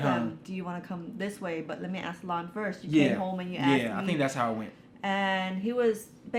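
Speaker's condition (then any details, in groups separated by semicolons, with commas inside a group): No condition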